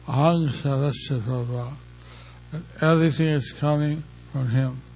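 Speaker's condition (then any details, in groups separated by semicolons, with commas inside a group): Stroke; a little over a year since stroke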